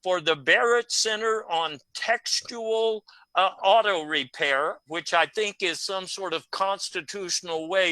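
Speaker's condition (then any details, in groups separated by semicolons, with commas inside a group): No condition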